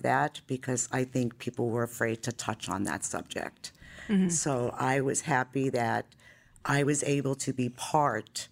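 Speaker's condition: No condition

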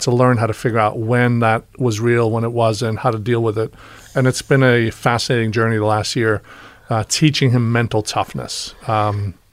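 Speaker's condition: No condition

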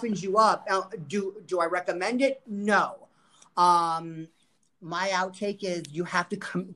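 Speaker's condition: Stuttering; stuttering since school years, teased for it; present-tense self-report of stuttering; repeated sounds, prolonged sounds

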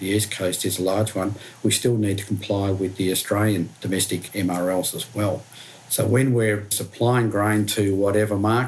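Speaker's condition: No condition

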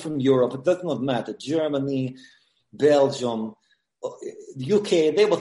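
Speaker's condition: No condition

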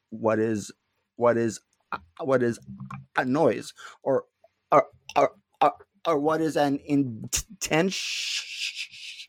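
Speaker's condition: Stuttering; not stuttering much currently; repeated sounds

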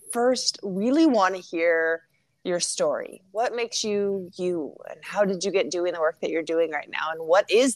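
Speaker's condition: No condition

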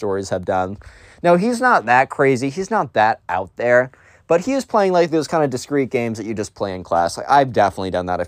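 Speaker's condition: No condition

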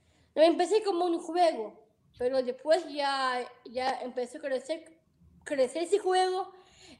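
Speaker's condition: Down syndrome; present from birth, heart surgery

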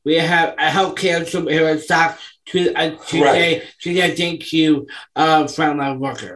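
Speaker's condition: Down syndrome; from birth, intestinal bypass surgery day three, open heart surgery before three months, two heart holes; adult, young man

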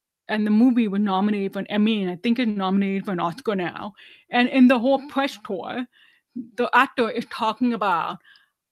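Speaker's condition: Deafness, severe; about 99% hearing loss, hearing aids worn whole life, cochlear implant candidate; uses hearing aids, relies heavily on lip reading, does not sign, not fluent in ASL

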